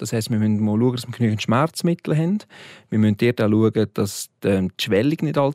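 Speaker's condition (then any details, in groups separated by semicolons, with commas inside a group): No condition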